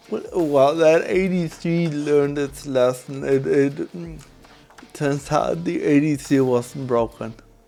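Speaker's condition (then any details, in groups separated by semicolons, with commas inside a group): Cerebral palsy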